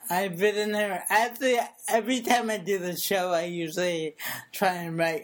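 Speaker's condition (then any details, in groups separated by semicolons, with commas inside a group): Cerebral palsy; since birth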